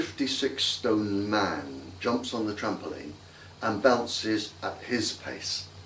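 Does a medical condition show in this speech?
No.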